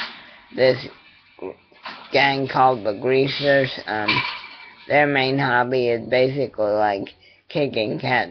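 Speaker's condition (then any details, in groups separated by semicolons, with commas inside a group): Cerebral palsy; attending therapy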